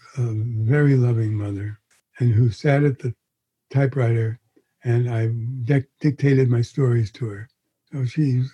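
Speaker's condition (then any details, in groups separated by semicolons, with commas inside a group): Parkinson's disease; chief symptom torpor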